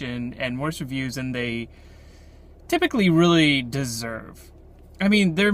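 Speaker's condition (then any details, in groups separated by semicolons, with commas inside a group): No condition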